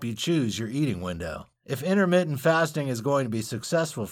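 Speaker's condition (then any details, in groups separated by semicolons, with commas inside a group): No condition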